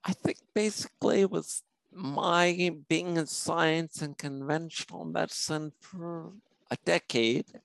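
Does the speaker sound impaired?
Yes: spinocerebellar ataxia; symptoms for over 40 years, no definitive treatment, self-experimenting on own symptoms.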